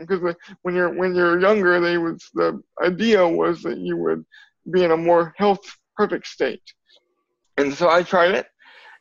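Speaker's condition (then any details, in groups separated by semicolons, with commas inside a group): Cerebral palsy; from birth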